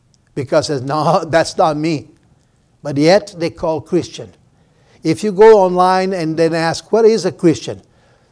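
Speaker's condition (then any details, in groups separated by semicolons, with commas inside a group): No condition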